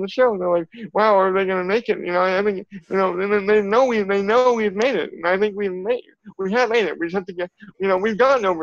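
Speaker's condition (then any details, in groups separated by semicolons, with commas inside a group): Cerebral palsy; from birth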